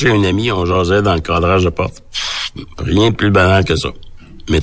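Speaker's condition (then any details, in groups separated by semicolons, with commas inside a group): Tracheostomy; covid-19 with fever, fatigue, breathing difficulty to inability to breathe, then tracheostomy, none before; tracheostomy still in place, unable to work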